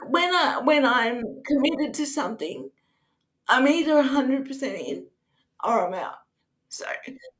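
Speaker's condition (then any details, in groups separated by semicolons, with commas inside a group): Cerebral palsy; wheelchair user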